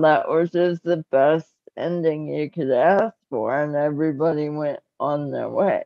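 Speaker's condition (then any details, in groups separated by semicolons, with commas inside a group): Cerebral palsy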